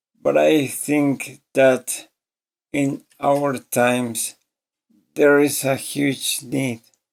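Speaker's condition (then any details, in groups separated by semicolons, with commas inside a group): ALS; voice severely damaged, hard to understand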